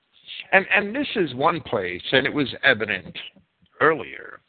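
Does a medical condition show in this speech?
No.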